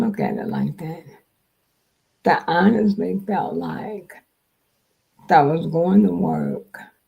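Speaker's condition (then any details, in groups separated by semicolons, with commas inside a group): Multiple sclerosis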